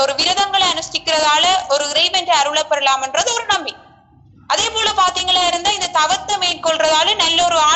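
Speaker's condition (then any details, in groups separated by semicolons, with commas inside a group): No condition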